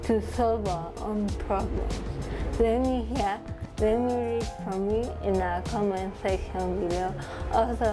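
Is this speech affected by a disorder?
Yes: cerebral palsy; from birth.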